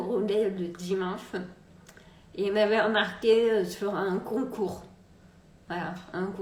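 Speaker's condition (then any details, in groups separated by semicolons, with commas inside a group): Multiple sclerosis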